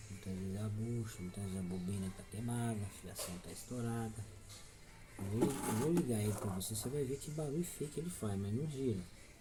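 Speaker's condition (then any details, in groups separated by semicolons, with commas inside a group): No condition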